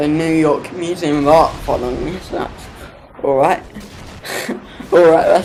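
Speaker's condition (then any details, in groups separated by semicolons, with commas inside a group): Cerebral palsy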